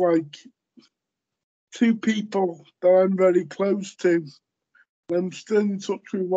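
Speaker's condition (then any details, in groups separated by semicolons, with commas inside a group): Cerebral palsy; lifelong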